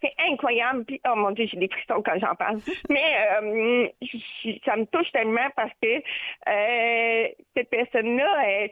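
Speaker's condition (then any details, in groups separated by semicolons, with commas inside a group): Deafness with cochlear implant; familial deafness; hard of hearing with implant, hears nothing without implant; phone hard to understand, especially deep male voices, fast or quiet speakers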